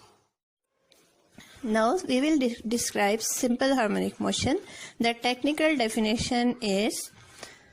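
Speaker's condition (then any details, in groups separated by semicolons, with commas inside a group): No condition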